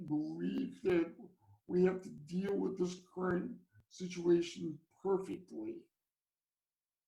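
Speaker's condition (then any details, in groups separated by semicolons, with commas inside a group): Cerebral palsy; from birth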